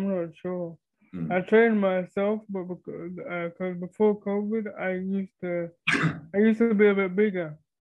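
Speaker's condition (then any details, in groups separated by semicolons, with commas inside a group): Cerebral palsy (quadriplegia); wheelchair user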